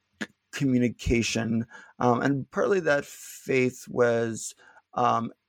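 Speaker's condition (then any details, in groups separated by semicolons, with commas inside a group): Stuttering; not stuttering much during this interview; little stuttering currently; repeated sounds, blocks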